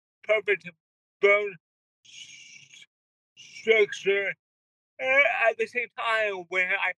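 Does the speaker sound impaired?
Yes: cerebral palsy; speech impediment, talks really slow, mind thinks faster than can talk.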